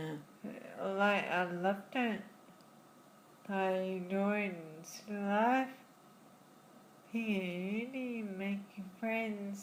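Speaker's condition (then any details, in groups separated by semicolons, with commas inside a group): Friedreich's ataxia; diagnosed in childhood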